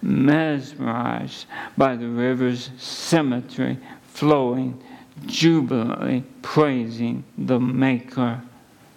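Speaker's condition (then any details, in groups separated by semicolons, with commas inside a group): ALS; under neurologist care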